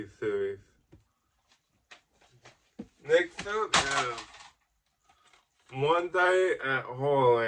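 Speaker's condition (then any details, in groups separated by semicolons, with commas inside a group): Ataxic cerebral palsy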